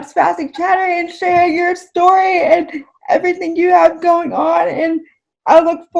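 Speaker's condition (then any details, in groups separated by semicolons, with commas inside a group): Cerebral palsy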